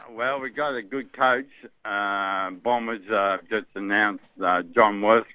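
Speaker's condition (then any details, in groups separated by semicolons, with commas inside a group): Motor neurone disease; diagnosed, no current treatment or cure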